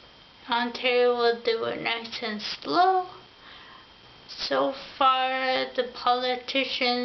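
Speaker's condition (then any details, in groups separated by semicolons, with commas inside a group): Ataxia; affects mouth and tongue coordination; diction sometimes unclear, swallowing difficulty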